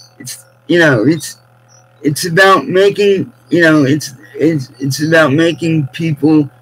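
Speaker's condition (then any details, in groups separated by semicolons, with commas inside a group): Cerebral palsy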